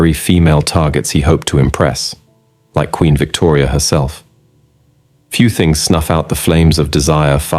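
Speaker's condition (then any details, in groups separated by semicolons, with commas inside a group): No condition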